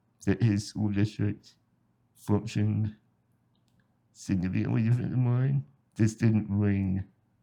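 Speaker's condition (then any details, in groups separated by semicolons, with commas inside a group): Spinal muscular atrophy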